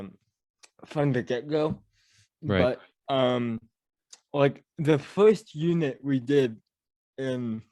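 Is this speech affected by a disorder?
Yes: cerebral palsy; mild speech impediment.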